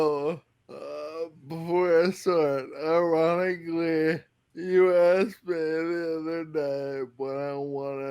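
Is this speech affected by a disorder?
Yes: Friedreich's ataxia.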